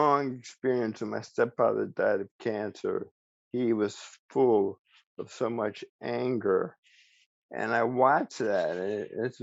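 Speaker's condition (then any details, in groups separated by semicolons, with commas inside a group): ALS; speech still preserved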